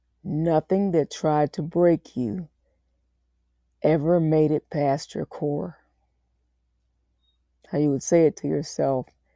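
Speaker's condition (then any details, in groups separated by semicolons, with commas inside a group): No condition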